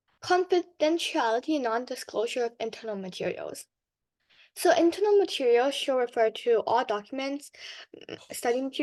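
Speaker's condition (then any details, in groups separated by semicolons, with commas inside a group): No condition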